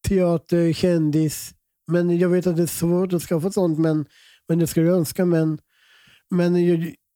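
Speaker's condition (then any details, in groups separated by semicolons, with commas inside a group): Down syndrome; 32 years with condition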